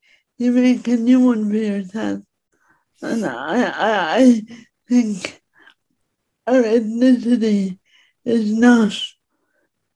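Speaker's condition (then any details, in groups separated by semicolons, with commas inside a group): Speech impediment; disabled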